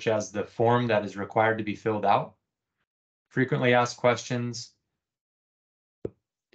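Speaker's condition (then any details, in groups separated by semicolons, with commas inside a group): No condition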